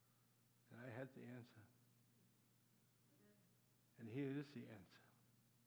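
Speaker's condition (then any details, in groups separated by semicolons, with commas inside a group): Parkinson's disease; Parkinson's attacks muscles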